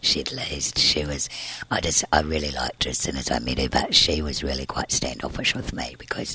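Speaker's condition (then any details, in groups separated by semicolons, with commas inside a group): Tracheostomy and scarred vocal cord, laryngeal cysts, surgical vocal cord scarring; congenital laryngeal cysts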